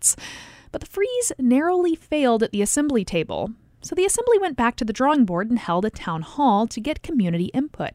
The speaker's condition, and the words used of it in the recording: No condition.